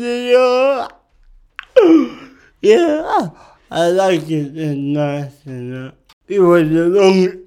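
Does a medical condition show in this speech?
Yes: cerebral palsy; speech can be hard sometimes.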